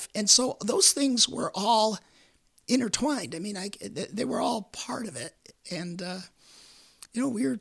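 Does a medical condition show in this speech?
Yes: repeated vocal cord surgery; 19 vocal cord surgeries, 25 surgeries total, Hodgkin's lymphoma diagnosed at age 36, cancer three times; few weeks after 19th vocal cord surgery at University of Michigan.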